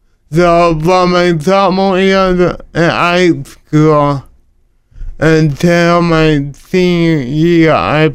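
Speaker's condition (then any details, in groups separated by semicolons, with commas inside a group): Cerebral palsy; cerebral palsy from birth, muscle disorder, walking affected, fine motor hand skills affected, cannot write by hand, childhood therapy partly helped; talking affected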